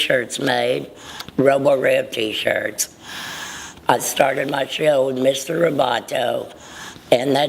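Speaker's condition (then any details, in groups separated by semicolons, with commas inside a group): Laryngectomy for throat cancer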